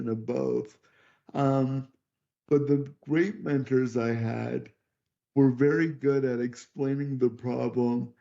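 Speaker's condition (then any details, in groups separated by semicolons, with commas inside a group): Cerebral palsy; could not talk until age 12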